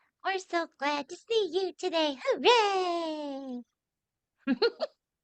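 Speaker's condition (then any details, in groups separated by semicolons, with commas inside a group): No condition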